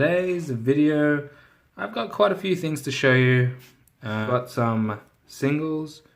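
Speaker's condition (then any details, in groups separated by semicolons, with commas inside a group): No condition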